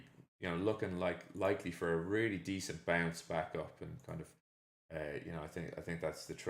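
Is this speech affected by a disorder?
No.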